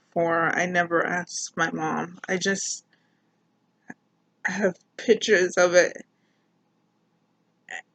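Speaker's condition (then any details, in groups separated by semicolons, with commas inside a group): Mild cerebral palsy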